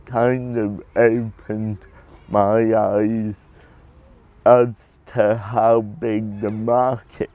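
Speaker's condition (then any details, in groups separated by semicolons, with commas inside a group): Cerebral palsy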